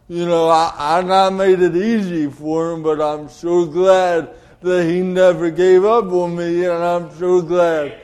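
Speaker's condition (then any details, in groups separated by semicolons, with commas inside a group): Cerebral palsy; delayed development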